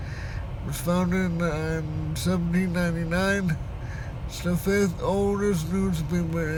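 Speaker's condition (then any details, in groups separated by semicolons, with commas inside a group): Cerebral palsy, spastic, severe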